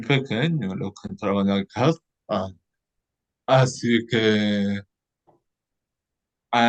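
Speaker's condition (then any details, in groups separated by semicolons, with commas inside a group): Cerebral palsy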